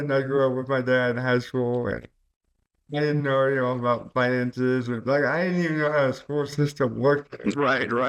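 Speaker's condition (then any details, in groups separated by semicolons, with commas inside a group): Cerebral palsy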